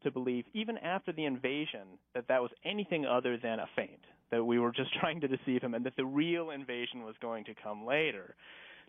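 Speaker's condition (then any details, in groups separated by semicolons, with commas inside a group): No condition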